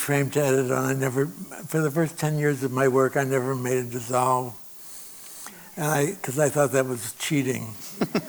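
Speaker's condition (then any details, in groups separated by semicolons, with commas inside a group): Parkinson's disease; reduced nimbleness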